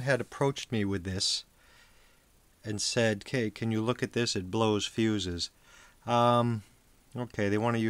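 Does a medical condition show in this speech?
No.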